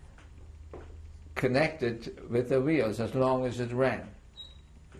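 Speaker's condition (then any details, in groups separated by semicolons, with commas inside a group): No condition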